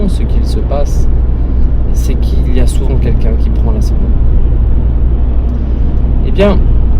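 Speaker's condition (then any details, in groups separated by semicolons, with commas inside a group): No condition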